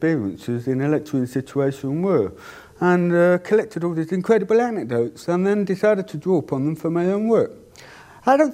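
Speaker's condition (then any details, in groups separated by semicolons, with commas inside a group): Deafness; cannot hear own voice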